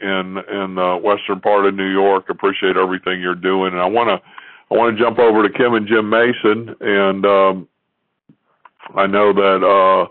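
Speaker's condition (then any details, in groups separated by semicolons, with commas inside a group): No condition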